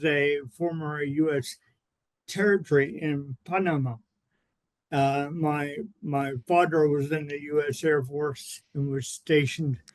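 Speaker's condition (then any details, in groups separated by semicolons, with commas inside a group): Cerebral palsy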